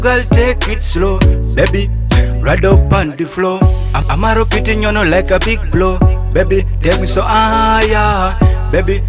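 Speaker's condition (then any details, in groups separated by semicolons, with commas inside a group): No condition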